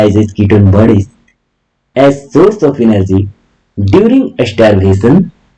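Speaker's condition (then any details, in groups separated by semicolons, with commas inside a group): No condition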